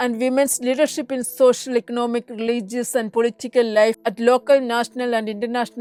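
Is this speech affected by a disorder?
No.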